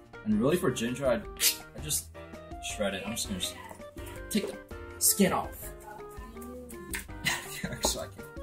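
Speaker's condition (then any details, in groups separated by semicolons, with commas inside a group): No condition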